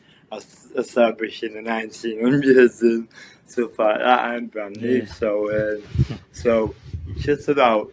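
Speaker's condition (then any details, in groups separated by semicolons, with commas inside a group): Cerebral palsy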